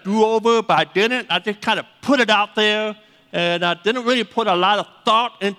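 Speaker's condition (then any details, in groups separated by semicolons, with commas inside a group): Deafness; hard time hearing phone callers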